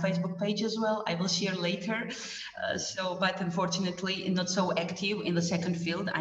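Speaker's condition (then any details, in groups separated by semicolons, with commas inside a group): No condition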